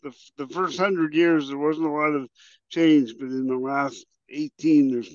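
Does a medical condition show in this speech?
Yes: cerebral palsy; some 40 years ago.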